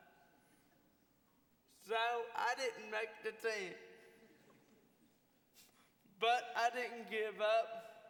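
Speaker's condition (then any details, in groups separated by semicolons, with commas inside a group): Cerebral palsy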